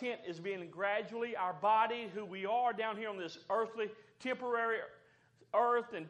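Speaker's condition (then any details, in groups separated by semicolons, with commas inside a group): No condition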